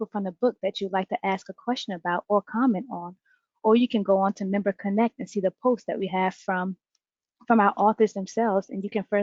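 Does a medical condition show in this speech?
No.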